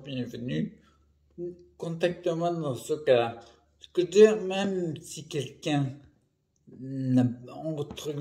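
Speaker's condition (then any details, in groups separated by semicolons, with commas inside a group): Primary progressive multiple sclerosis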